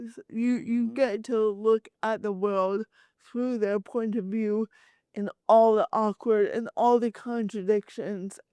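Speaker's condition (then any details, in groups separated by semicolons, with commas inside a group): Cerebral palsy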